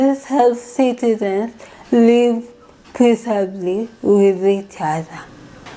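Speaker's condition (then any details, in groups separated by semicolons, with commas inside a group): Cerebral palsy; from birth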